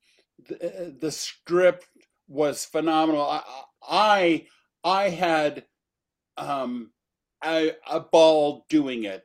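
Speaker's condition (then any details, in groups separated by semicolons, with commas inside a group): Aphasia; earlier could not talk, trouble reading aloud, word-finding difficulty with apraxia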